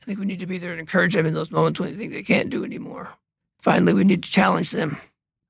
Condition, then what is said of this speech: Parkinson's disease. I don't like to draw attention to my soft and sometimes incoherent voice.